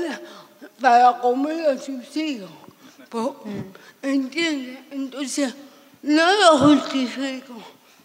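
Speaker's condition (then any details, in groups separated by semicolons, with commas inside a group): Severe cerebral palsy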